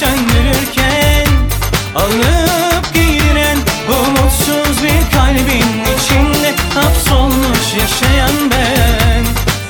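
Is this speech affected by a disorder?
No.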